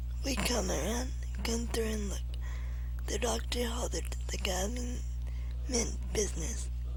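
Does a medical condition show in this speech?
Yes: cerebral palsy.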